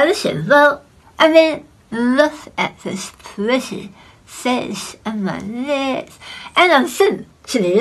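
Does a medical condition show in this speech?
Yes: head and neck cancer.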